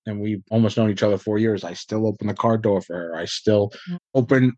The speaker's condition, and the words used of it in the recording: No condition.